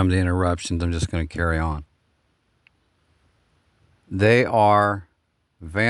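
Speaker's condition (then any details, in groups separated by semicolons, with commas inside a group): No condition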